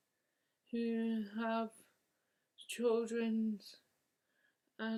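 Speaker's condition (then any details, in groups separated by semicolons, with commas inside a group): Motor neurone disease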